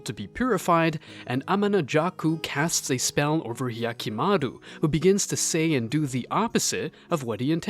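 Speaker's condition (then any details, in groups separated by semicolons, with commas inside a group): No condition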